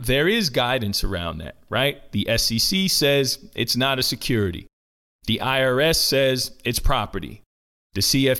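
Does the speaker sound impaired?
No.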